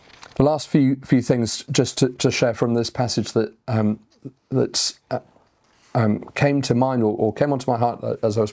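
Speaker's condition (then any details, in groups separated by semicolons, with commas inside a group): Stutter; criticized by others when taking on pastor team leader role; repeated words, blocks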